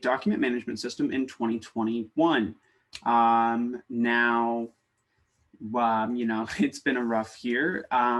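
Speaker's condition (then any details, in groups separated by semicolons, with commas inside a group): No condition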